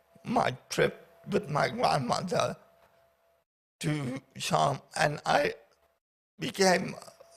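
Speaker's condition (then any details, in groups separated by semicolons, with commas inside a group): Paraplegia with essential tremor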